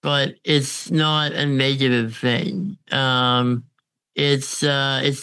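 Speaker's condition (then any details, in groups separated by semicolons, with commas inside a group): Congenital muscular dystrophy; diagnosed at 6 months, chronically physically disabled, doctor predicted inability to thrive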